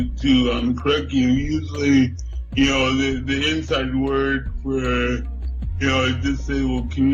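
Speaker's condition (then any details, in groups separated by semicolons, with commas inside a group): Cerebral palsy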